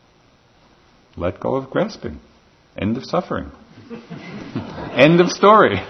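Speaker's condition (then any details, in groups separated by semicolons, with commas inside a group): No condition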